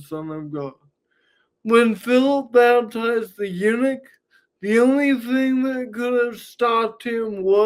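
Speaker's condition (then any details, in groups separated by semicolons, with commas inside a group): Cerebral palsy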